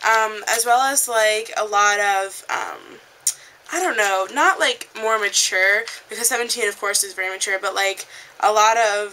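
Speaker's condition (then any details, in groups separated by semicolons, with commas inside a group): No condition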